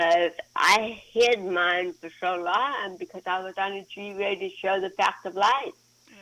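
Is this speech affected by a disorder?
Yes: cerebral palsy.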